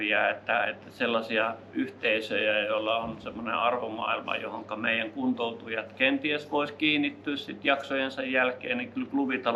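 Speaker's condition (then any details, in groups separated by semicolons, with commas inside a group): No condition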